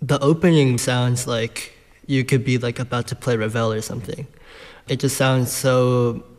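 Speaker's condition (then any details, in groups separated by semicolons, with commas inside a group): Bilateral cleft lip and palate; congenital bilateral cleft lip and palate, childhood surgeries by Dr. Mulliken at Boston Children's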